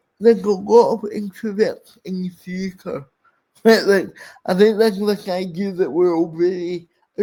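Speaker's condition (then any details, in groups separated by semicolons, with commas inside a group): Cerebral palsy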